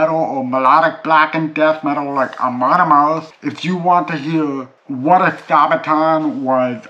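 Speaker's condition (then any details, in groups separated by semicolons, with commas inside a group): Cerebral palsy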